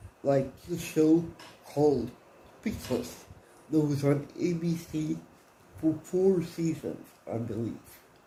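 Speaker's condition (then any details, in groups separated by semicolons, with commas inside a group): Athetoid cerebral palsy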